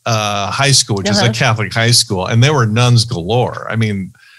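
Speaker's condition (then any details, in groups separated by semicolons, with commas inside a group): No condition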